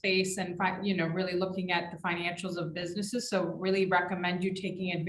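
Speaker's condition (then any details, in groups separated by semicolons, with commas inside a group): No condition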